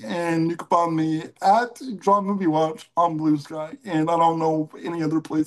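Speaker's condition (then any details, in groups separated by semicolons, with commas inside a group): Cerebral palsy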